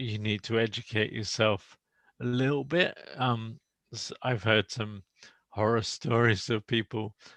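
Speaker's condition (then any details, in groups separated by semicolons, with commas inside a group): Motor neuron disease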